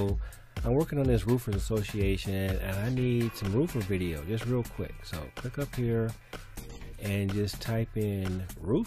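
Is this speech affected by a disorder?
No.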